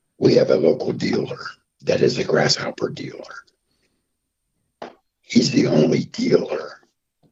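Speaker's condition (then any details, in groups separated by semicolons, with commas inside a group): Throat cancer, half voicebox, partial laryngectomy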